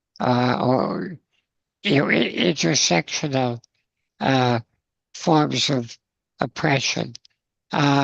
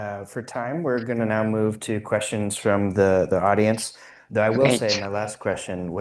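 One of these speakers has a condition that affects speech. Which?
The first: spinal muscular atrophy; congenital, progressive, never stood or walked, mini tracheostomy; about sixty years, slowly weakening, tracheostomy suctioned occasionally; airway blocks with head forward, mucus plugs, speech recognition software.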